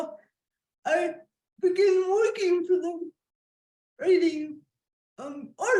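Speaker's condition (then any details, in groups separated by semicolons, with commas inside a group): Cerebral palsy; wheelchair user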